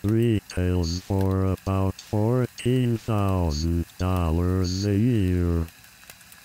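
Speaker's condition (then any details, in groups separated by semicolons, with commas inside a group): Amyotrophic lateral sclerosis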